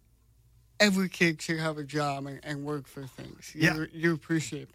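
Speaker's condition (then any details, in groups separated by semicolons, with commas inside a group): Cerebral palsy; congenital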